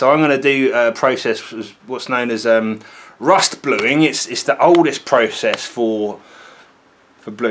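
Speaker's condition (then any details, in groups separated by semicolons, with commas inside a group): No condition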